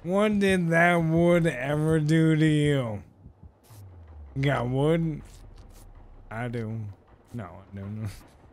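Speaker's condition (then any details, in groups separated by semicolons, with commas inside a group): ALS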